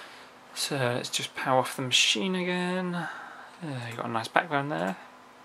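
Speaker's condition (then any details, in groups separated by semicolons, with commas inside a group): No condition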